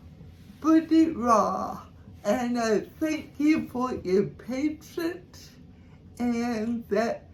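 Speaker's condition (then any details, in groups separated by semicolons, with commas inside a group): Cerebral palsy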